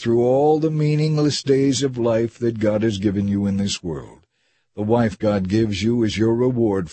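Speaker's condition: No condition

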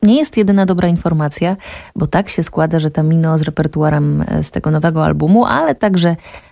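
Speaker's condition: No condition

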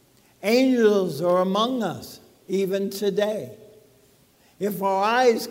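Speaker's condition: ALS; wearing foot brace for first time

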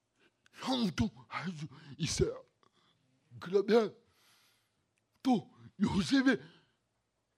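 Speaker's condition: Cerebral palsy; not curative

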